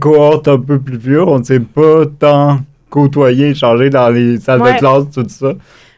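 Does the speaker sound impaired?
Yes: cerebral palsy; acquired, wheelchair user.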